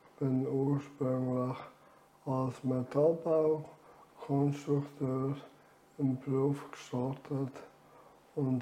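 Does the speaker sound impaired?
Yes: ALS; reduced air makes talking effortful.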